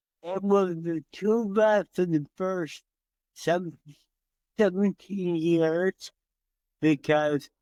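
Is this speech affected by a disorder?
Yes: cerebral palsy; from birth, entire left side.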